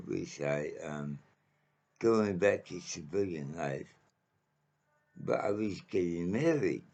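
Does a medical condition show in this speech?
Yes: mouth cancer.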